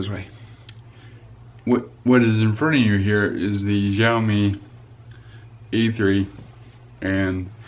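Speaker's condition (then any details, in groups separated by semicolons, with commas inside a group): Cerebral palsy; affects gait and walking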